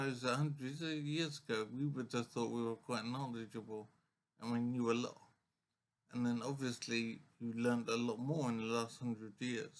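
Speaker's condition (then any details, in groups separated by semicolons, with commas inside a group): Brain injury; severe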